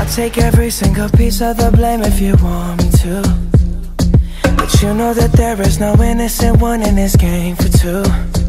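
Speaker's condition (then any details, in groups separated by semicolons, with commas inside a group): No condition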